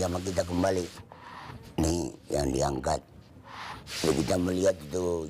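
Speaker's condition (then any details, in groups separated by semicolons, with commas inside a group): Laryngeal cancer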